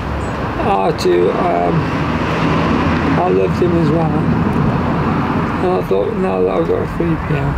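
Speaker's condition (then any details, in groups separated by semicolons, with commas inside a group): Motor neurone disease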